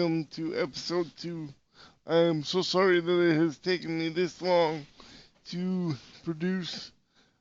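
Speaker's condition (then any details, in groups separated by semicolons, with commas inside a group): Cerebral palsy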